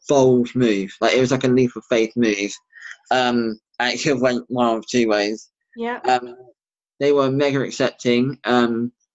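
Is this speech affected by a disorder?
Yes: bilateral cleft lip and palate; congenital, severe, found at birth, over 30 operations, surgeries repeated 3-4 times, many grommets, bleeding ear infections, very poor childhood hearing; age 22, 35th operation tomorrow, recent plastic surgery, jaw surgery planned; relearned speech after each palate surgery, practiced alphabet.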